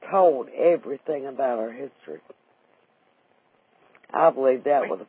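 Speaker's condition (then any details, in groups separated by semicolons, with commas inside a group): Vocal cord paralysis after stroke, unilateral vocal fold paralysis; more than 6 years after stroke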